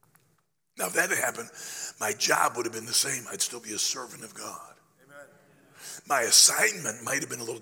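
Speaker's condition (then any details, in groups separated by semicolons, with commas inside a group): Laryngeal cancer after radiation, growth on voice box treated with radiation and chemotherapy; started preaching in a whisper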